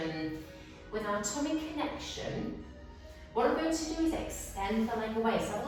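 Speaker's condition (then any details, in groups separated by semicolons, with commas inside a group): No condition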